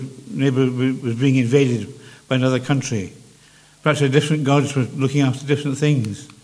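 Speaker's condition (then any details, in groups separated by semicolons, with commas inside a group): Parkinson's; speech less clear than before for some years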